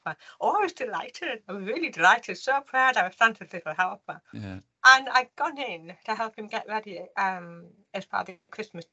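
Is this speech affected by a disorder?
Yes: profound deafness; congenital, undiagnosed until age four, chest-worn hearing aid box from age four, considered for cochlear implant; about 5% hearing one ear, 1% other, close to losing remaining 1%; delayed speech development, mother taught tongue and mouth placement by feeling buzzing, speech good but sounds short-tongued.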